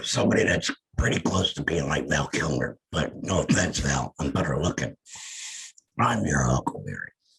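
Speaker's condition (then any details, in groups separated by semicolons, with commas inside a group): Head and neck cancer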